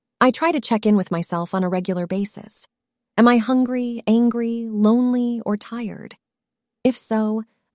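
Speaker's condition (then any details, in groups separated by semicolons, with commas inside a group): No condition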